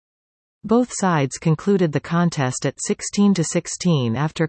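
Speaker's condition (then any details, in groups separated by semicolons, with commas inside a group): No condition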